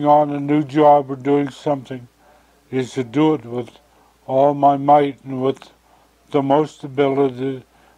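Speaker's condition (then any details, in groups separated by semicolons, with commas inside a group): Stroke; stroke at age 78, trembling hands, fell and broke hip, arterial aneurysm found on x-rays, surgery; slurred speech after stroke, hard time finding words, shaky voice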